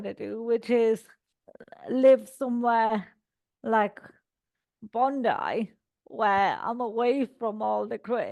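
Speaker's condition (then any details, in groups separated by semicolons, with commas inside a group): Cerebral palsy; all four limbs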